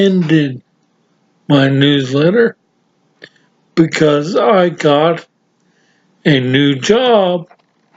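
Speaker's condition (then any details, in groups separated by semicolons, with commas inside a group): Severe traumatic brain injury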